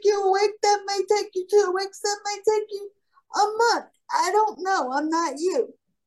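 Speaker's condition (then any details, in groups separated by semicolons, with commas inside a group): Cerebral palsy; largely independent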